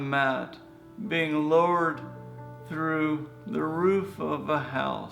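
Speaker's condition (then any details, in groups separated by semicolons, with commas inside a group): ALS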